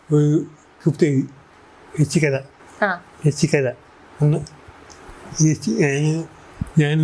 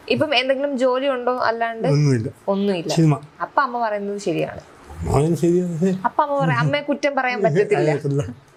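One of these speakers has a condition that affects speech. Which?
The first: cerebral palsy.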